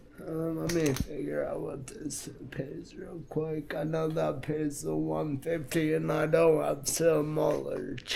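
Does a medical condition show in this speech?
Yes: multiple sclerosis.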